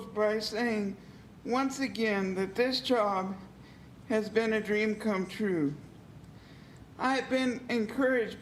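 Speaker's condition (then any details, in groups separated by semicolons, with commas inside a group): Cerebral palsy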